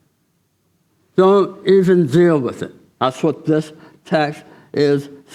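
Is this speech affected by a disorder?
Yes: tongue cancer surgery.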